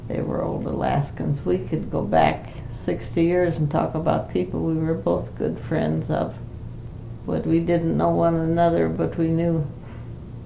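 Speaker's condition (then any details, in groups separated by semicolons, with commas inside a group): Parkinson's; Parkinson's for 5 years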